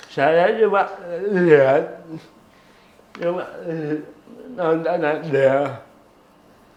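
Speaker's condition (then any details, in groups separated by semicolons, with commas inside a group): Cerebral palsy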